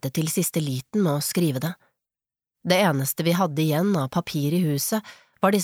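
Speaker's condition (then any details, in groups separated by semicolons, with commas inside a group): No condition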